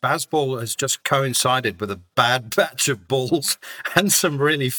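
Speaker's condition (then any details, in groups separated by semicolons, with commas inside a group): No condition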